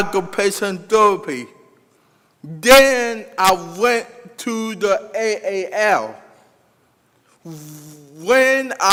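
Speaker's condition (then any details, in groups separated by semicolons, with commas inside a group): Cerebral palsy; past speech therapy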